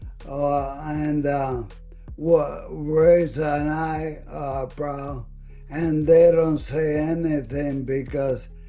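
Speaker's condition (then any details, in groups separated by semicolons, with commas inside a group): ALS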